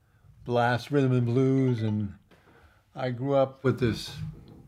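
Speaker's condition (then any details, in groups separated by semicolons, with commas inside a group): Parkinson's disease; tremor-predominant, diagnosed some time ago, deep brain stimulation surgery, brain electrodes with battery pack; tremors eliminated by customized stimulation, steady, playing somewhat difficult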